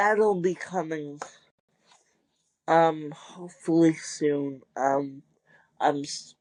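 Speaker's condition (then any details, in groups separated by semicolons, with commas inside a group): Cerebral palsy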